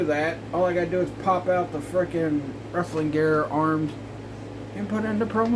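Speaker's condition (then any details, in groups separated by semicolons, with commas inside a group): No condition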